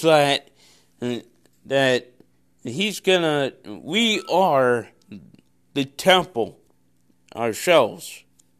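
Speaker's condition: Cerebral palsy; congenital cerebral palsy, born with condition

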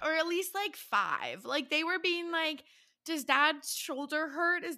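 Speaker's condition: No condition

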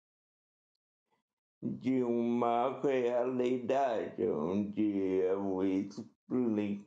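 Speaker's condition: Cerebral palsy; present from birth

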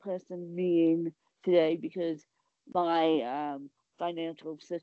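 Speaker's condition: Cerebral palsy; lack of oxygen injury at birth

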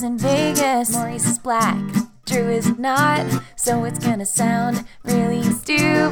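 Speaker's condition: No condition

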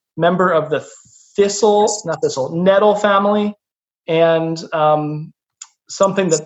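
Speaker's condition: No condition

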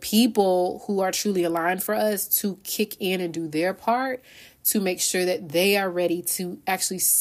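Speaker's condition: No condition

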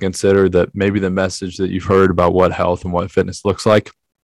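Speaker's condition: No condition

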